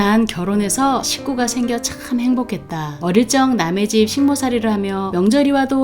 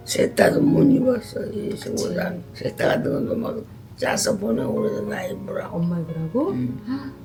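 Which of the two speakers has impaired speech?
The second: Parkinson's disease; also dementia, over eighty.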